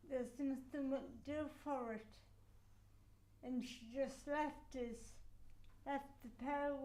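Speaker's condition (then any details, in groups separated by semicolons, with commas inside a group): Multiple sclerosis; progressed over years, needs assistance, stair lift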